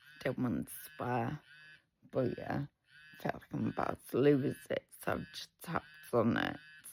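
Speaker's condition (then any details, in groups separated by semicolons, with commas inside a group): Multiple sclerosis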